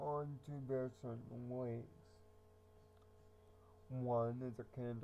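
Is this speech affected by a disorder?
Yes: cerebral palsy.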